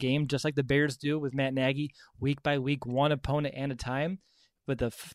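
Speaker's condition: No condition

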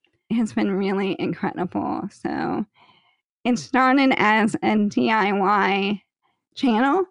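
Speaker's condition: ALS; slow progression, about 16 years since diagnosis, in a drug trial when first diagnosed; diaphragm pretty weak, ventilator at night; uses amplifier when tired or in loud spaces, still speaks with own voice

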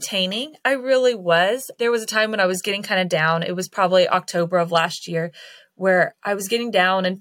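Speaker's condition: No condition

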